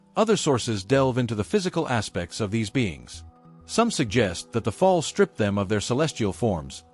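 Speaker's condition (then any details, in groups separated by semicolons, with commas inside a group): No condition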